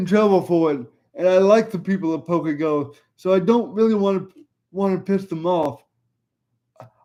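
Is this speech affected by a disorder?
Yes: cerebral palsy; voice tone sometimes odd.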